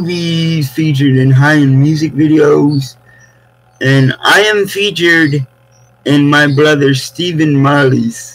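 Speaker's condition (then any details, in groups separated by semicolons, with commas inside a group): Cerebral palsy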